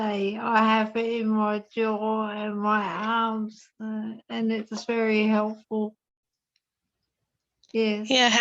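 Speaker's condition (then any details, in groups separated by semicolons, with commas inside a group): Multiple system atrophy; diagnosed with Parkinson's 7 years ago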